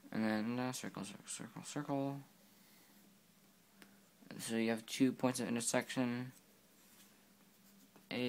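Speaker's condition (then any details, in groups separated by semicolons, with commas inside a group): No condition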